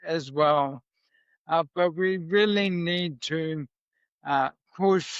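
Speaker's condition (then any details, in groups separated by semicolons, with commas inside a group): MND; voice may sound shaky from clonus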